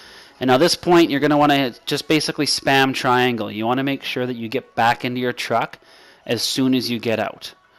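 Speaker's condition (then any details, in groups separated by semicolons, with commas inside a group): No condition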